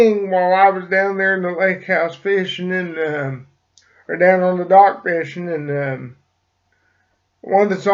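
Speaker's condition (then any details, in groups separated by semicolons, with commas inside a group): Cerebral palsy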